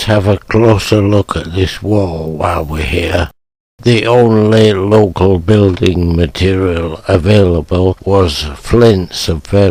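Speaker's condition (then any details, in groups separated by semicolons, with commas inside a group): Motor neuron disease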